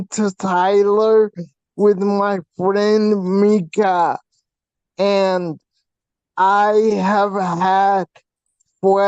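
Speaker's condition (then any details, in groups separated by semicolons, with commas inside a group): Facial paralysis from hydrocephalus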